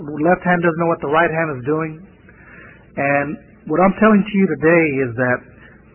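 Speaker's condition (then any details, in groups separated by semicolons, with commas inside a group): No condition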